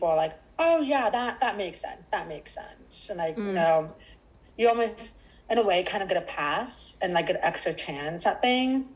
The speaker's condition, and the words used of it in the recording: Deafness. I feel like I'm so supremely aware, and this is just from, like, being on TikTok and being around new people and whatnot, of, like, how my speech is different